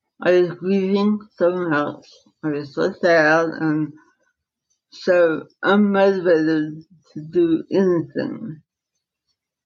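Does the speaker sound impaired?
Yes: dystonia, secondary to encephalitis.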